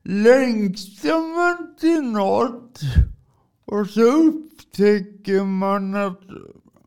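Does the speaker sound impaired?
Yes: cerebral palsy; from birth, drives adapted car, adaptation applied for via Försäkringskassan.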